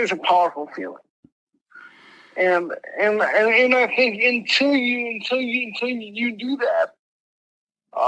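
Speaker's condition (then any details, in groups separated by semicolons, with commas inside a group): Mild cerebral palsy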